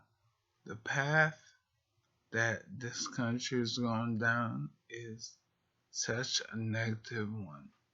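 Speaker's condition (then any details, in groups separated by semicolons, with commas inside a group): Multiple sclerosis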